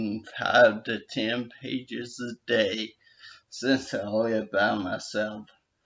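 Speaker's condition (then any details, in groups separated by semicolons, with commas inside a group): Brain injury with dysarthria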